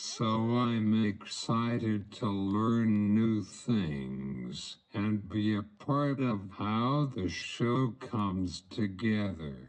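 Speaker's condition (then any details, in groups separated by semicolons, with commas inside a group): Cerebral palsy, speech-generating device; power wheelchair user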